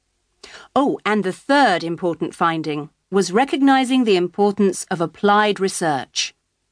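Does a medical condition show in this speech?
No.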